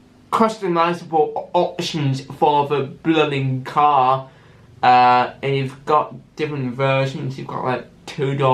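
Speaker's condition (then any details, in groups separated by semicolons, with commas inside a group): Cerebral palsy with stammer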